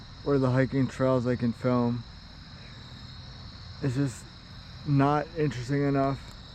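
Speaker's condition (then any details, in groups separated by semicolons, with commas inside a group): Cerebral palsy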